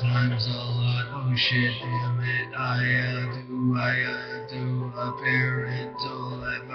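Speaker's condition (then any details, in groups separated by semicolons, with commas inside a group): Brain injury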